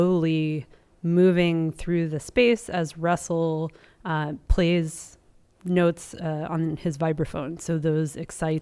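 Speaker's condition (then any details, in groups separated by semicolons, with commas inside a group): No condition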